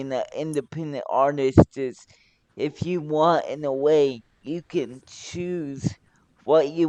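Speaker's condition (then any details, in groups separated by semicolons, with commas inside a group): Cerebral palsy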